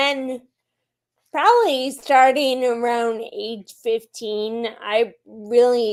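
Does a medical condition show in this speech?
Yes: Friedreich's ataxia.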